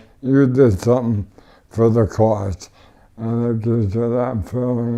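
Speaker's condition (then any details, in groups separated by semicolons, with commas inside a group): ALS; tracheotomy, wheelchair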